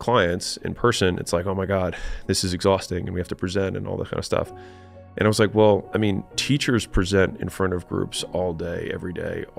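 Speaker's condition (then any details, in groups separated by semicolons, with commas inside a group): No condition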